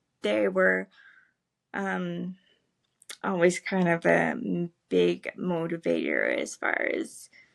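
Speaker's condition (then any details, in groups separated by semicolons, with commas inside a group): Cerebral palsy, spastic; able to speak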